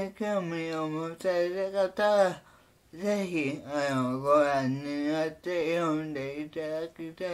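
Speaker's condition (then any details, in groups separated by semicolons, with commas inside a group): Cerebral palsy; severe, uses a wheelchair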